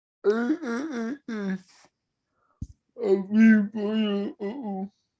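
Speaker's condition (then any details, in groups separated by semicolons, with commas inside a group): Cerebral palsy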